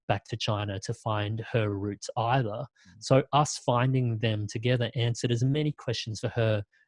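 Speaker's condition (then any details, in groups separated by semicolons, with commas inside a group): No condition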